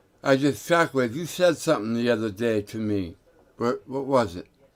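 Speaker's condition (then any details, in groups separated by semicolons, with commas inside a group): Tongue cancer; tongue tumor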